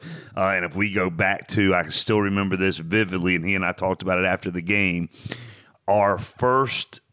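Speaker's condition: No condition

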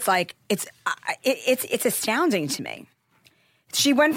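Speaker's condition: No condition

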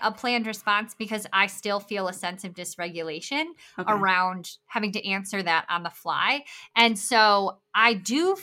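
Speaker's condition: Bilateral cleft lip and palate

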